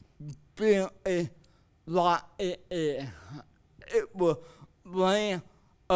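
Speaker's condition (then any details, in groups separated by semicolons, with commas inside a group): Cerebral palsy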